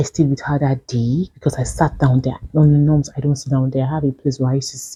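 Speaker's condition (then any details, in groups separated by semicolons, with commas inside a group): No condition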